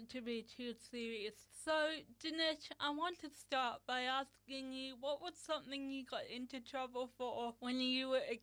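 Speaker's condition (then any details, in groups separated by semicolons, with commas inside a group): Cerebral palsy; cerebral palsy from birth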